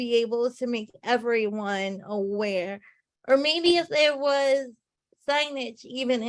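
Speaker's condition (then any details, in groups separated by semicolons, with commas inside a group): Cerebral palsy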